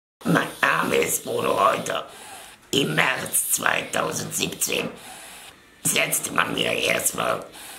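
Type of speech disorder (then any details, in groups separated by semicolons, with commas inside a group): Speech with a voice prosthesis; laryngectomy with voice prosthesis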